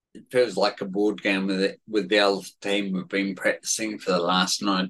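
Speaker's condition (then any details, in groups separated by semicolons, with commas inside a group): Cerebellar atrophy, genetic; speech a little worse than usual today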